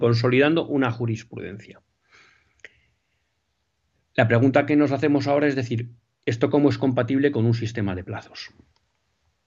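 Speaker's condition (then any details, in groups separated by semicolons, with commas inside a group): No condition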